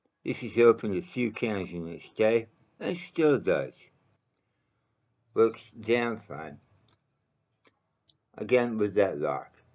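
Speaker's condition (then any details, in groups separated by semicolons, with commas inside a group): Mouth cancer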